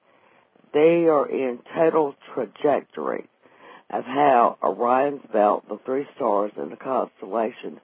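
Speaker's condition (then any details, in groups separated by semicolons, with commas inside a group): Vocal cord paralysis after stroke; wheelchair user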